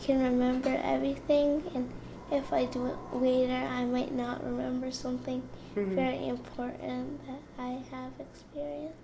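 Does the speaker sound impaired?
Yes: cerebral palsy; gym, yoga and dance difficult, sometimes cannot keep up, handwriting not very neat; finds reading own poetry aloud hard, cannot say it as intended.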